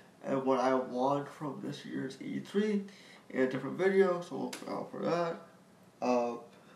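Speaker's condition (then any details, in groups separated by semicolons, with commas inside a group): Spastic quadriplegic cerebral palsy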